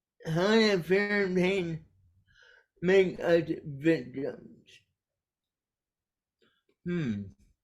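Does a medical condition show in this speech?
Yes: cerebral palsy; caused by brainstem aneurysm.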